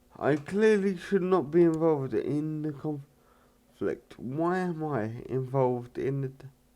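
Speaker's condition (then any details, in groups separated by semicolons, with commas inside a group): Cerebral palsy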